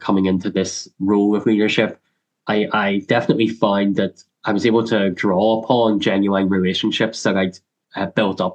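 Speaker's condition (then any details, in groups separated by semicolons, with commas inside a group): Cleft lip and palate; congenital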